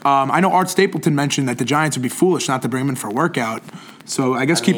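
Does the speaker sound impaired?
No.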